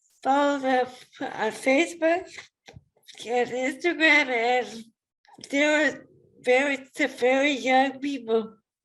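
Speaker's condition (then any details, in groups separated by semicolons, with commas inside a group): ALS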